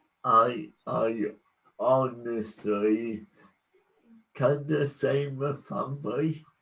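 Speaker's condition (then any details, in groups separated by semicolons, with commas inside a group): Cerebral palsy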